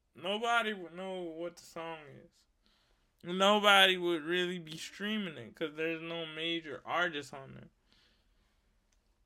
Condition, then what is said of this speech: Cerebral palsy. I don't talk with a slur, and I don't talk slowly.